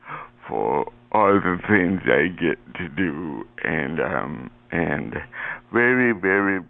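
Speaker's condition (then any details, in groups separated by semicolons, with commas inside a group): Cerebral palsy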